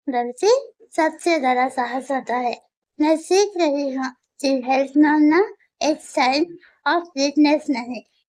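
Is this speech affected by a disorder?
Yes: muscular dystrophy; wheelchair user.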